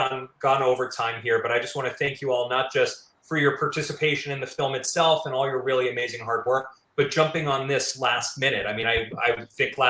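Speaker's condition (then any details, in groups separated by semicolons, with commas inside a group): No condition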